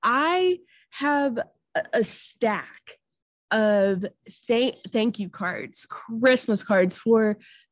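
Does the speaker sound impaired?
Yes: stuttering; stuttering with blocks, slowly accepting stutter; sees therapist; gets stuck, word and part-word repetitions, saying own name still hard; here repeated sounds, prolonged sounds, blocks.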